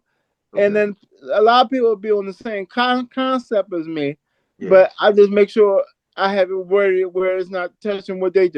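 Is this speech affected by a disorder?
Yes: cerebral palsy; from birth.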